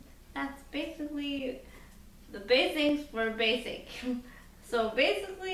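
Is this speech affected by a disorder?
Yes: cerebral palsy; increased muscle tone, diagnosed in childhood.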